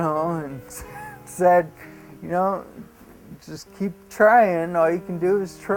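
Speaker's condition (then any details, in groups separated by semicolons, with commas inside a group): Traumatic brain injury; lost all speech after injury for a time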